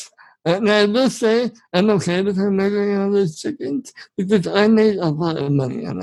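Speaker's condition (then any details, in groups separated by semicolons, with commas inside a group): Spinal muscular atrophy; genetic, from birth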